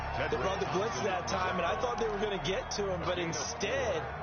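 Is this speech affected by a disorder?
No.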